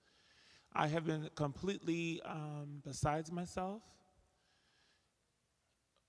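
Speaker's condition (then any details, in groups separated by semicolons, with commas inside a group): No condition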